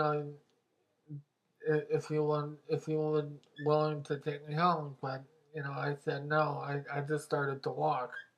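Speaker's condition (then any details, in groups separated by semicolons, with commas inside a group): Mobius syndrome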